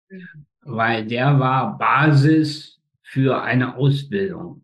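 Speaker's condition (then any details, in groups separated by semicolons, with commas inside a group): Spastic tetraparesis; all four limbs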